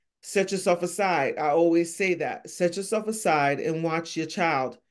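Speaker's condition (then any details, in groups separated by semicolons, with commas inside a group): No condition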